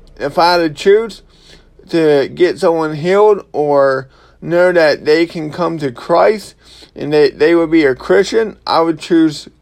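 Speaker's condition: Cerebral palsy; limps

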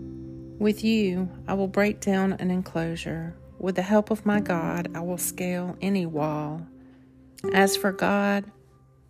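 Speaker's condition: No condition

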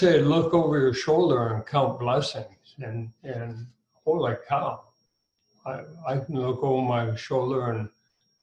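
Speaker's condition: ALS; throat not responding when singing, could not reach notes, nephew brain surgeon in Boston heard voice change

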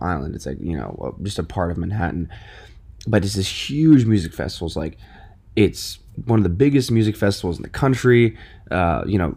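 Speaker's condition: No condition

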